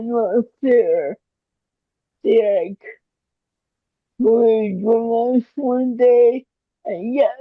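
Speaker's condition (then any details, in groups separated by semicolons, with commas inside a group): Cerebral palsy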